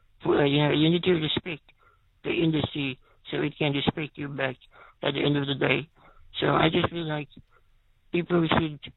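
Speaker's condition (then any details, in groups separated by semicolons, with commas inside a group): Spinal muscular atrophy, type 2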